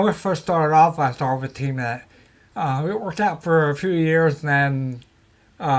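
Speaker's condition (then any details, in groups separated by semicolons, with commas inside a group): Ataxia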